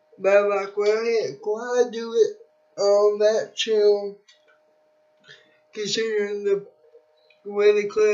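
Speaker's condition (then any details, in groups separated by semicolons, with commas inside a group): Cerebral palsy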